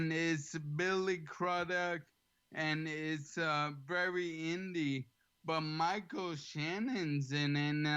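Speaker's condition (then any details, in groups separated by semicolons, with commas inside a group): ALS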